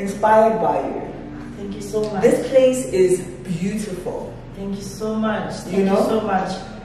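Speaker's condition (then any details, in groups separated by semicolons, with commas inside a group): No condition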